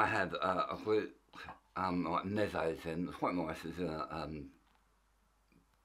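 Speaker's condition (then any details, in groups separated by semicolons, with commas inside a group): Tongue cancer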